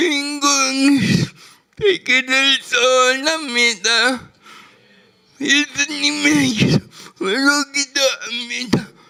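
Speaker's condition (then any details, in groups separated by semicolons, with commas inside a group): Brain lesion disability grade 1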